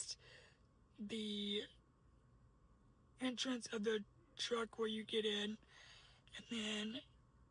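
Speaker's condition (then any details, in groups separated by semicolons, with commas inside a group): Cerebral palsy; uses a wheelchair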